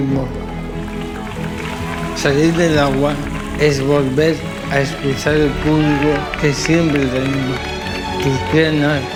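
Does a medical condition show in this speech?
Yes: amyotrophic lateral sclerosis; diagnosed over three years ago, cannot swim or cycle.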